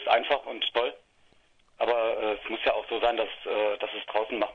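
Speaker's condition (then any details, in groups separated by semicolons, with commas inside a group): No condition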